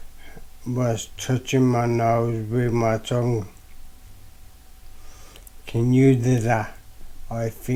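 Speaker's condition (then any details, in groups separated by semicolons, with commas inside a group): Amyotrophic lateral sclerosis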